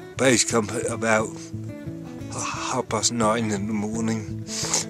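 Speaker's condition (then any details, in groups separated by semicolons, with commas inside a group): Cerebral palsy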